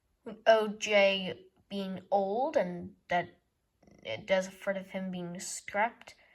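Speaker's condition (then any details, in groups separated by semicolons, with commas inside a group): No condition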